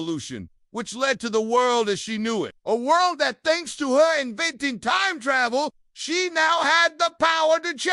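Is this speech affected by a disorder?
No.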